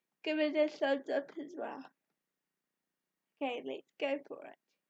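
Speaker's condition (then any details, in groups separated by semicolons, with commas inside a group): Cerebral palsy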